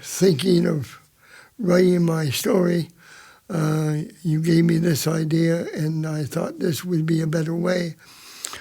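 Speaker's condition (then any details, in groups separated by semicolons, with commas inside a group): Cerebral palsy; present from birth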